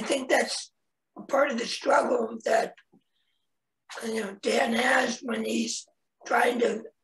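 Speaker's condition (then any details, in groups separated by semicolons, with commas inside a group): Laryngectomy; laryngectomy for head and neck cancer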